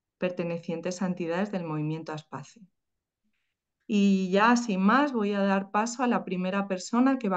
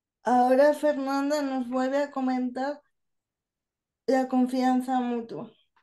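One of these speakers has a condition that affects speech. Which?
The second: cerebral palsy; high support needs, relies on others for hands and feet.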